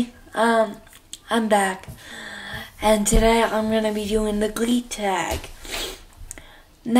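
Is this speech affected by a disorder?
Yes: cerebral palsy.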